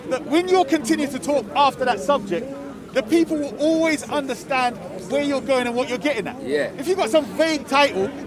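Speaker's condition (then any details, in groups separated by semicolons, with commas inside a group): No condition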